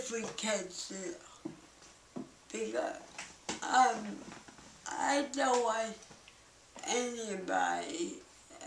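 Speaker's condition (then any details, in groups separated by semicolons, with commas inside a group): Cerebral palsy; cognitive rehabilitation therapy, lives independently; balance and speech most affected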